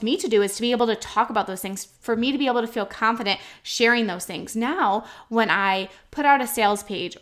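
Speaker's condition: No condition

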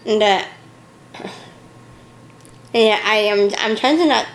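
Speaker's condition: Down syndrome; age 34

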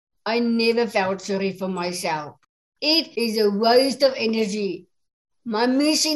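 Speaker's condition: Down syndrome; extra chromosome 21, congenital, present since birth, a little slower than others; age 40; English is second language

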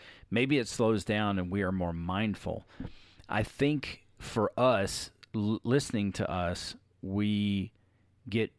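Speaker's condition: No condition

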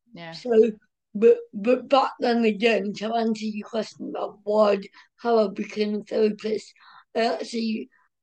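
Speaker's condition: Cerebral palsy, mild

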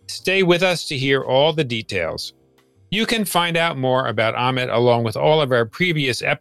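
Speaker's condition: No condition

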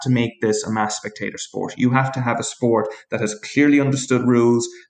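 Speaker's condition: No condition

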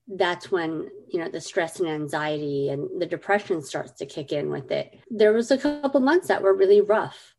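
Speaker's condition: Cleft lip and palate; congenital

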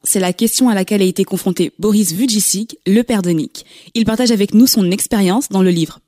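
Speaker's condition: No condition

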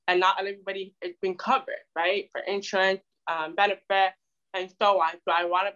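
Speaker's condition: Deafness; wears hearing aid, relies on lip reading face to face, cannot hear in noise; speaks well, spoken speech surprises others

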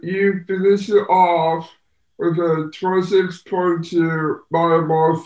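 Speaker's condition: Down syndrome

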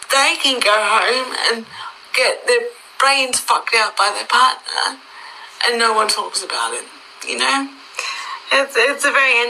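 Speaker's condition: Cerebral palsy; brain damage, present since childhood

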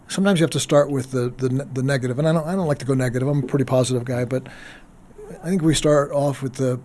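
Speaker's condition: No condition

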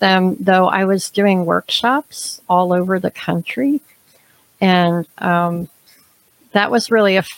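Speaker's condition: Cleft palate, severe; congenital

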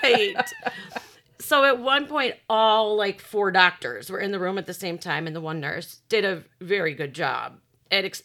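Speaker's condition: No condition

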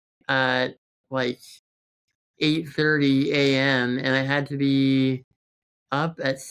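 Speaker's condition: Congenital muscular dystrophy; present since birth

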